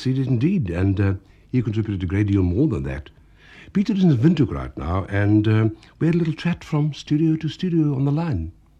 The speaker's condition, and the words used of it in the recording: None; typical speech.